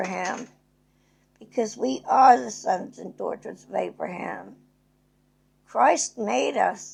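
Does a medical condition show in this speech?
Yes: cerebral palsy.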